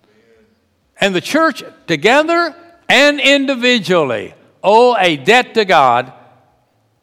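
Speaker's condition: No condition

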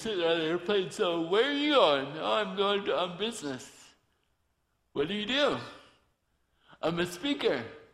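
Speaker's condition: Torsion dystonia; vocal cords twist with torso

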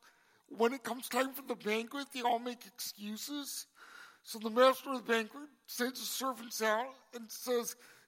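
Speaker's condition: Cerebral palsy; congenital

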